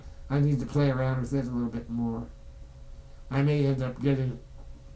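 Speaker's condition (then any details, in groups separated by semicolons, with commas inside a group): Spinal muscular atrophy type two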